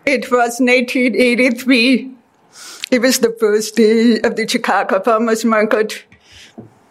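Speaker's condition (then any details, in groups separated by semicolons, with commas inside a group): Deafness; deaf since childhood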